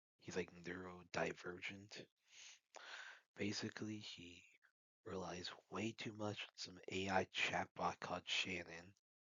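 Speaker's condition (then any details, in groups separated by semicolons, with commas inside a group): No condition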